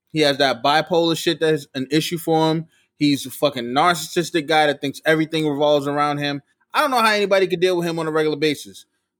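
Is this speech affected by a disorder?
No.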